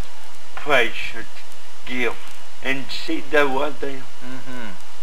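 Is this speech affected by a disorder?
Yes: cerebral palsy.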